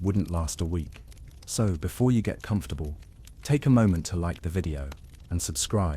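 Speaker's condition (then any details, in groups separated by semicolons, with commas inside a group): No condition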